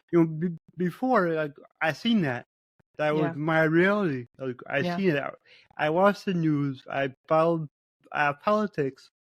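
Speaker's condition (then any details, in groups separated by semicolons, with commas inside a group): Cerebral palsy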